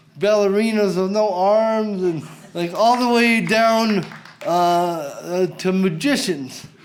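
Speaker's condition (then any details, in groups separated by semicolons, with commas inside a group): Cerebral palsy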